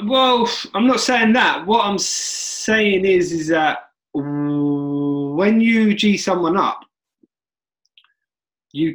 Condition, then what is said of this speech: Stuttering. So similar to us, we run a stuttering pattern of behavior sometimes, rather than I stutter all the time.